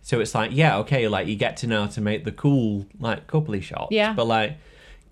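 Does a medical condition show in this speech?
No.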